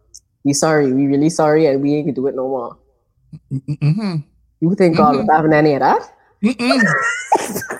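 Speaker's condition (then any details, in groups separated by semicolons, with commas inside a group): No condition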